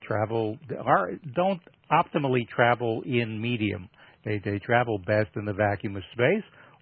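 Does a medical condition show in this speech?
No.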